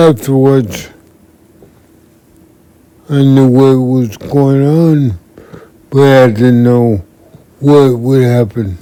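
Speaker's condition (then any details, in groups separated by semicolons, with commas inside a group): Multiple sclerosis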